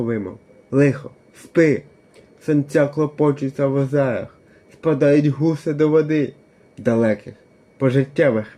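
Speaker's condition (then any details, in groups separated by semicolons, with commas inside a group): Cerebral palsy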